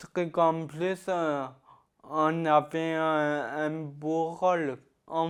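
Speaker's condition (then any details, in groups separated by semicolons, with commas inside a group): Ataxia-telangiectasia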